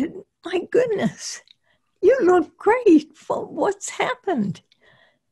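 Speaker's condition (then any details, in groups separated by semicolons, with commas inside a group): Spasmodic dysphonia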